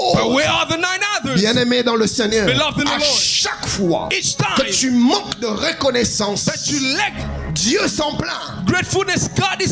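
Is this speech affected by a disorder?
No.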